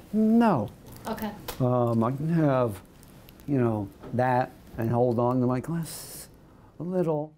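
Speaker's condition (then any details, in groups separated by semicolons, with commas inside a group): Segmental dystonia; tongue involved, linked to heavy voice use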